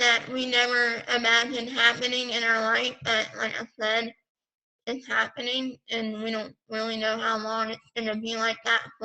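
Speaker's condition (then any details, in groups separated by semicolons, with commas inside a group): Pompe disease; recessive metabolic disease, nerve cell damage throughout body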